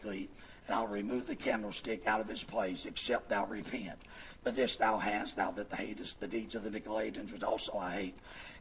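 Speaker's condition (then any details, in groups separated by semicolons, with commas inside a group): Vocal fold paralysis, bilateral; speaks with false vocal folds; move or vibrate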